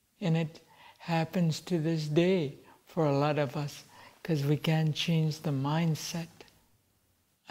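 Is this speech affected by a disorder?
Yes: cerebral palsy.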